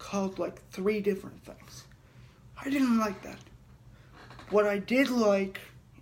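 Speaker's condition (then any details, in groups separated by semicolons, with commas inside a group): Cerebral palsy; heavily altered breathing patterns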